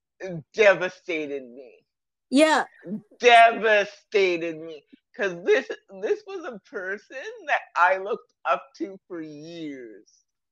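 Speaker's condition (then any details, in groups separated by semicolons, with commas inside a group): Cerebral palsy; present from birth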